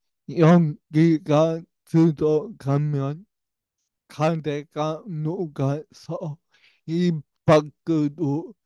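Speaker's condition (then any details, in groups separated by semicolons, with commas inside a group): Brain lesion disability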